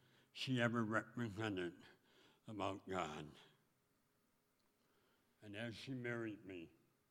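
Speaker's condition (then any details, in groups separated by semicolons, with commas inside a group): Speech impediment; 6 years of therapy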